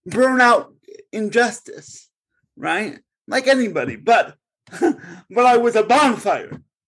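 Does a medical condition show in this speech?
Yes: cerebral palsy; born in Bridgeport.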